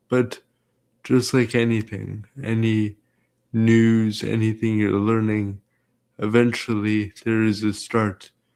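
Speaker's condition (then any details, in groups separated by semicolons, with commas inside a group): Cerebral palsy; present from birth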